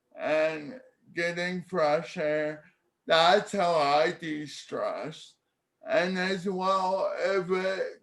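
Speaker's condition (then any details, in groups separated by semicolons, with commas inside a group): Cerebral palsy; speech therapy in childhood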